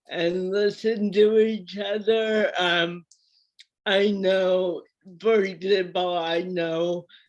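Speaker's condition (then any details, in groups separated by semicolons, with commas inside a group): Cerebral palsy; mild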